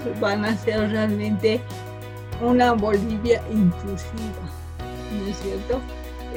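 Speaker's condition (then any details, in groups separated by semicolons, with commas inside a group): Cerebral palsy from birth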